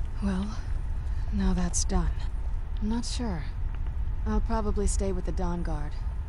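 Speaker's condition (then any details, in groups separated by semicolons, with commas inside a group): No condition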